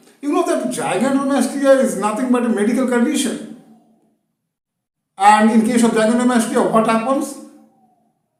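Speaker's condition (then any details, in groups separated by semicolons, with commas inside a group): No condition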